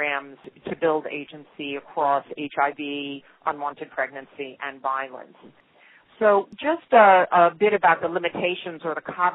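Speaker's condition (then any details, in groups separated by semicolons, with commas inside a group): No condition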